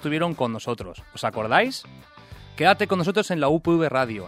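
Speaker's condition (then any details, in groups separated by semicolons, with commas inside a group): No condition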